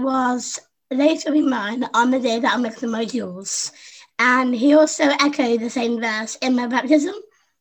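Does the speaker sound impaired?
Yes: Down syndrome; learned to speak by copying younger sister Susie, second top grade and b in French speaking.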